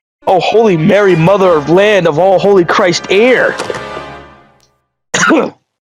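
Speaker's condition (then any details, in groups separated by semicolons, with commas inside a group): No condition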